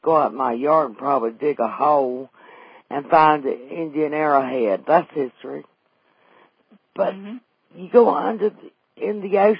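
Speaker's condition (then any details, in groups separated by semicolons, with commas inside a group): Vocal cord paralysis after stroke; wheelchair user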